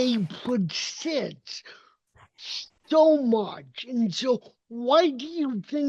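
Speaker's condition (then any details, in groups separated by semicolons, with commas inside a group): Cerebral palsy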